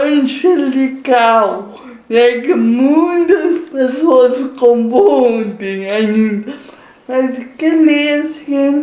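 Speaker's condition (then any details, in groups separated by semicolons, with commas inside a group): Cerebral palsy; impaired diction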